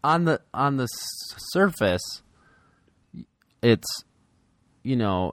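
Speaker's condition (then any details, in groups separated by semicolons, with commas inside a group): Stuttering; works on speaking best, little fear; stutters a lot; repeated sounds, prolonged sounds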